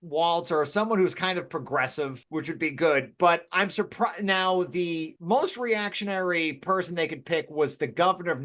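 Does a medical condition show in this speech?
No.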